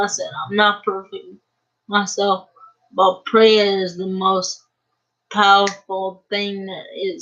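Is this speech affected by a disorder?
Yes: cerebral palsy; uses a wheelchair.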